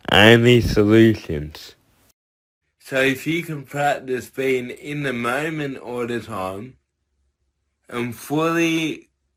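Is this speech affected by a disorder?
Yes: cerebral palsy; from birth, tight muscles.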